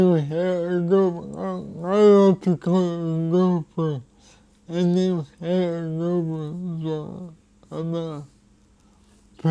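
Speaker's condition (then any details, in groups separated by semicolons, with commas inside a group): Cerebral palsy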